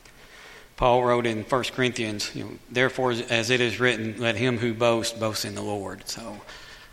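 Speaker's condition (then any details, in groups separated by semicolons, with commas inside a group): Cleft lip and palate; born with cleft lip and cleft palate, lip scar hidden by mustache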